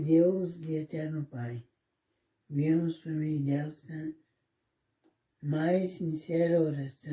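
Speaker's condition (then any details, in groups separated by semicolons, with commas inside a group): Cerebellar ataxia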